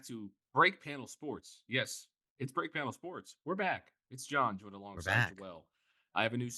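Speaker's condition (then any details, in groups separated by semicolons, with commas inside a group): No condition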